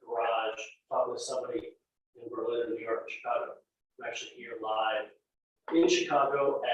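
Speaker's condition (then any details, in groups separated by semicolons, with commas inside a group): No condition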